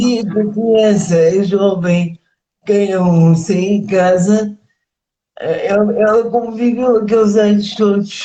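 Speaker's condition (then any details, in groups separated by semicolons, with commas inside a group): Cerebral palsy; mainly motor disability; speech affected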